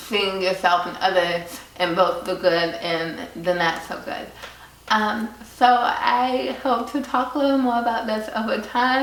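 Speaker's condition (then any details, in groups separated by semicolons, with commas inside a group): Cerebral palsy; speech impediment, most notable aspect of disability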